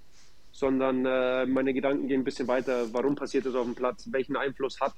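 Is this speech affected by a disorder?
No.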